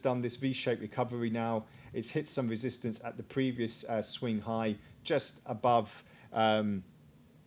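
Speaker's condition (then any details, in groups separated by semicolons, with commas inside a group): No condition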